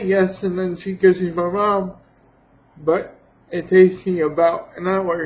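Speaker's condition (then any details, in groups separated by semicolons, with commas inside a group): Cerebral palsy; has had surgery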